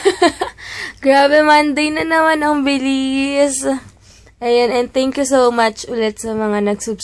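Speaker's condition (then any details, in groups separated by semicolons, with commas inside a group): No condition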